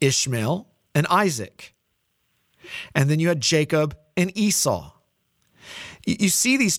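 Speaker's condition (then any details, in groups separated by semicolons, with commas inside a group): No condition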